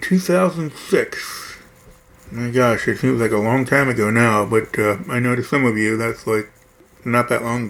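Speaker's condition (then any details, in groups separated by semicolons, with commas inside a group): Hearing loss; right ear cochlear implant at Johns Hopkins Baltimore, barely any prior right-ear hearing, quad cane 8 years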